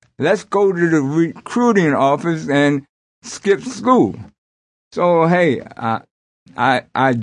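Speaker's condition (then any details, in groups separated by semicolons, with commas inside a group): Aphasia after strokes; stuttering after strokes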